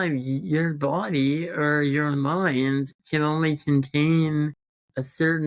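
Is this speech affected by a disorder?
Yes: congenital muscular dystrophy.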